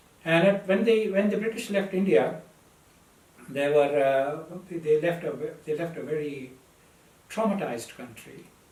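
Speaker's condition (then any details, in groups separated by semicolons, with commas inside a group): No condition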